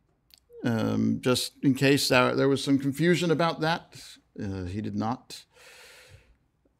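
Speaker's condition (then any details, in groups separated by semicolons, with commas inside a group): No condition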